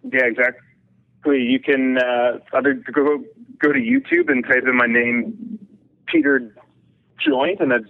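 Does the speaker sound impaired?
Yes: stutter; stutter audible during interview; some words such as certain numbers impossible to say, long silent blocks; here repeated sounds, repeated words, prolonged sounds.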